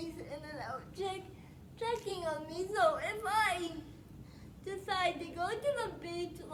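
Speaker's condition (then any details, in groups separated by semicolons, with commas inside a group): Spastic quadriplegic cerebral palsy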